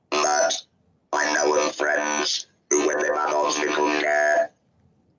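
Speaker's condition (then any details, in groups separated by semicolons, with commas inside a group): Laryngectomy; laryngectomy for larynx cancer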